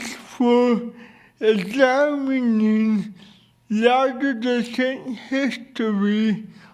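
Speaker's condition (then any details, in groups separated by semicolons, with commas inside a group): Cerebral palsy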